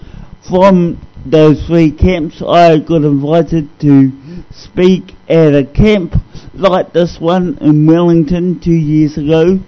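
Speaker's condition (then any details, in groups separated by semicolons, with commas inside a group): Cerebral palsy; discovered at age 2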